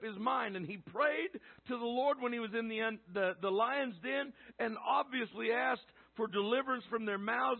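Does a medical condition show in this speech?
No.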